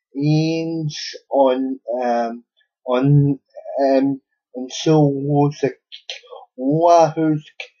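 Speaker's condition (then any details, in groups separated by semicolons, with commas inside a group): Cerebral palsy; unable to walk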